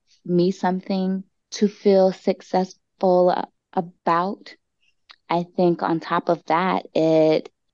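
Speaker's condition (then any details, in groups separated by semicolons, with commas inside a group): Stuttering; blocks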